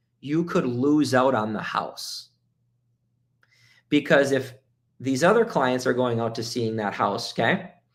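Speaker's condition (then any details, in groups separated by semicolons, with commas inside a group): No condition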